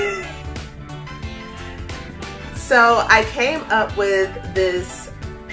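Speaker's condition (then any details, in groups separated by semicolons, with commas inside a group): No condition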